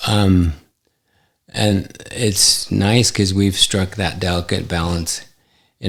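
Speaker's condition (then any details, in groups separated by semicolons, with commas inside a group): ALS; affects hand function; recently diagnosed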